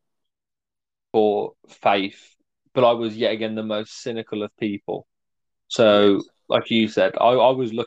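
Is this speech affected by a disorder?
Yes: stuttering when nervous; stutters sometimes when nervous, second-guesses words while speaking; here repeated sounds.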